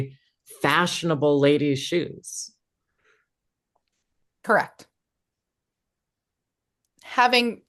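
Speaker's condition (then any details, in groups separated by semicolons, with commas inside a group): No condition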